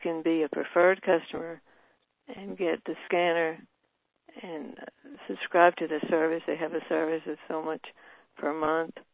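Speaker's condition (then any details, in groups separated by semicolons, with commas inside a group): Parkinson's disease; voice getting better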